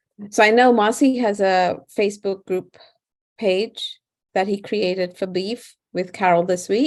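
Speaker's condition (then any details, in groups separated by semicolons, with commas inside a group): No condition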